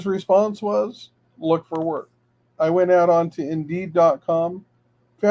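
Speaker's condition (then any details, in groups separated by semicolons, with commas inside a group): No condition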